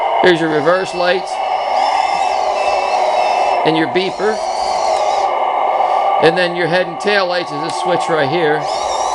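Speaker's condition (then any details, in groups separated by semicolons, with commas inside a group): No condition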